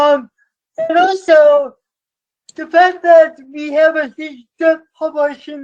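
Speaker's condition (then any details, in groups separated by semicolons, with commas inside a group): Cerebral palsy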